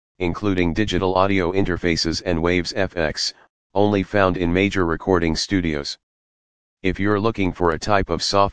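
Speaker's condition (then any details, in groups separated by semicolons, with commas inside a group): No condition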